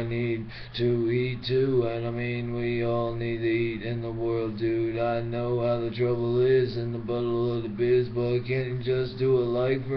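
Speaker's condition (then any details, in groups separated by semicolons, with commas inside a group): Brain injury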